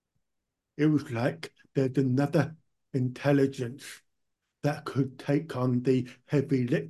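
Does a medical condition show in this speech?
Yes: profound deafness, born profoundly deaf, cochlear implant; hearing aids let own speech be heard, speech not too bad.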